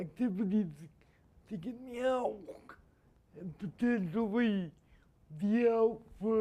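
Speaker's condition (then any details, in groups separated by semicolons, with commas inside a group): Spastic quadriplegia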